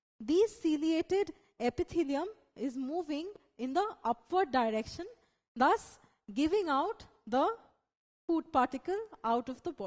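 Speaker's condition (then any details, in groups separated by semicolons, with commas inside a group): No condition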